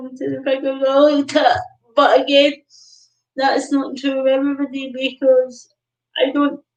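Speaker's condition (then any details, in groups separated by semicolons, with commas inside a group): Cerebral palsy; non-progressive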